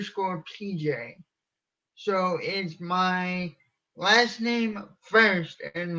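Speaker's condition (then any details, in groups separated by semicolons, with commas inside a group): Cerebral palsy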